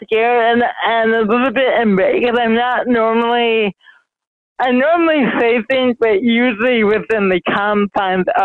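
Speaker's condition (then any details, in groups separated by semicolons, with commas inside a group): Mild cerebral palsy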